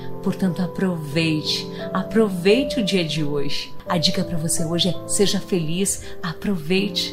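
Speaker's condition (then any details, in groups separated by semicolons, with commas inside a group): No condition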